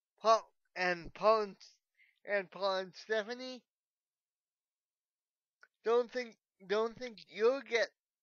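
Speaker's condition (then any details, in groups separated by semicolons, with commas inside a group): Cerebral palsy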